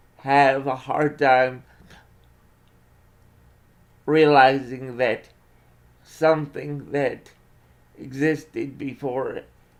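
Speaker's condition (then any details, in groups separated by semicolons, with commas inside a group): Cerebral palsy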